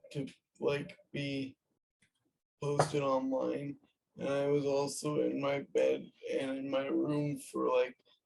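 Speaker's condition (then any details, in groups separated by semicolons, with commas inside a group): Cerebral palsy; caused by brain bleed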